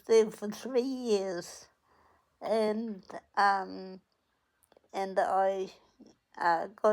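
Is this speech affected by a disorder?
Yes: cerebral palsy; onset at 8 days old.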